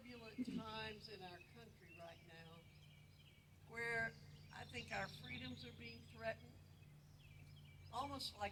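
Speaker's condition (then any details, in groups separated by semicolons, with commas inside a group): No condition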